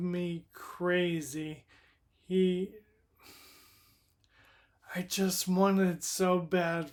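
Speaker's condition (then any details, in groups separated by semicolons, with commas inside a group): Primary lateral sclerosis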